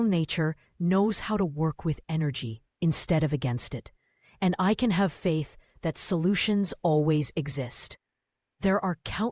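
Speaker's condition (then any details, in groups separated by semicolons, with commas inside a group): No condition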